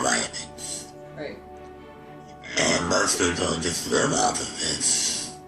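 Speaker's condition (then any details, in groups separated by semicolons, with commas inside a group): Laryngectomy; cough clears mucus, losing remaining tongue would end voice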